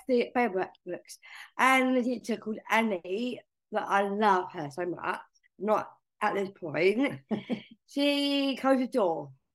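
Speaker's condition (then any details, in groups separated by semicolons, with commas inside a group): Down syndrome; present from birth, major heart surgery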